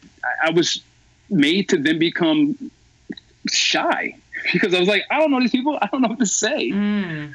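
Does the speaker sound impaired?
Yes: stutter; stutter since childhood, really bad until freshman year of college; largely managed since college by telling himself he is cool, still present; severe stutter until freshman year of college, now occasional slight stutter; here prolonged sounds, blocks.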